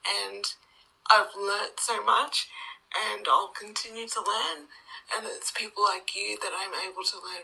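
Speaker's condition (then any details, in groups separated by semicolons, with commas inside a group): Cerebral palsy; wheelchair user, needs support worker, none available pre-ndis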